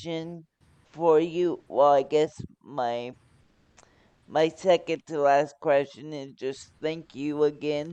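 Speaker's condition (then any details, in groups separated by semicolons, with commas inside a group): Cerebral palsy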